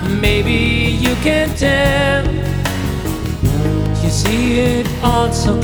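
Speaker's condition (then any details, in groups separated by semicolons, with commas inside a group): No condition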